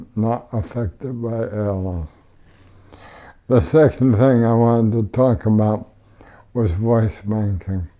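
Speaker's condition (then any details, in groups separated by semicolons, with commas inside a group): ALS; power wheelchair, no tracheostomy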